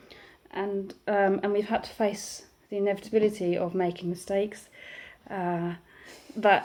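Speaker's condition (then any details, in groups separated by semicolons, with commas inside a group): No condition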